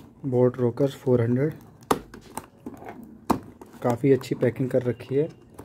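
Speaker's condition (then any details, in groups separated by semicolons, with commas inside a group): No condition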